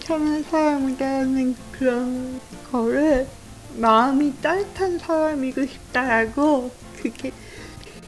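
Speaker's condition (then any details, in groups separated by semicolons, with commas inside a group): Cerebral palsy with speech disability; neonatal jaundice cause, diagnosed at two years four months, physical disability, not walking past age two; childhood difficulty pronouncing native language, speech and physical therapy rehabilitation center from age three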